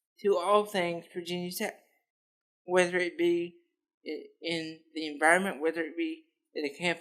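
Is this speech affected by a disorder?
Yes: cerebral palsy; lifelong physical disability.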